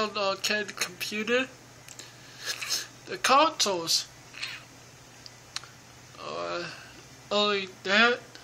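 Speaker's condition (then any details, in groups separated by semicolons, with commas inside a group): Cerebral palsy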